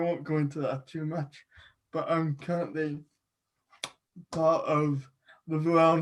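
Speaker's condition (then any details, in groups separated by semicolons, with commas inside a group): Cerebral palsy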